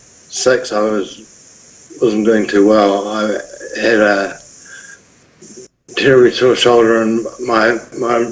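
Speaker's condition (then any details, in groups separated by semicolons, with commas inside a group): Parkinson's; young onset, diagnosed in 40s, DBS implant; DBS three years, very mild tremor; smaller voice, worst symptom since DBS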